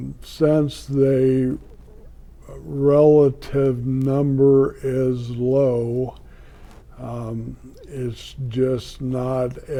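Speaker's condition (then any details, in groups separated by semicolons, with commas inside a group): ALS; about two years since diagnosis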